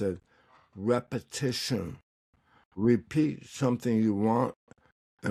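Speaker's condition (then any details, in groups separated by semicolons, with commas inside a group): Tongue cancer; recovering, tongue exercises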